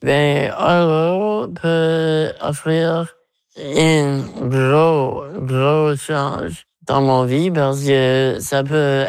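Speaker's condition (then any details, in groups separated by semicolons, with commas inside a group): Congenital muscular dystrophy; physical disability since birth, selfie never possible until age 38; uses Arlo robotic assistance arm by Cielo Robotics, University of Ottawa, otherwise needs help from mother or nurse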